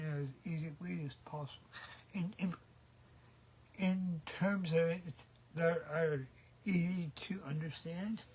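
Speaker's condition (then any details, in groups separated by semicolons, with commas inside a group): Cerebral palsy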